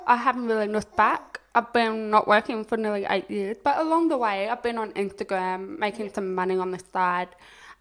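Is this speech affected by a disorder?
Yes: profound deafness; profound deafness diagnosed at 18 months, cause unexplained, cochlear implant, saw surgeon 10 years ago, basic sign language; speech therapy in childhood, able to talk, oral communicator.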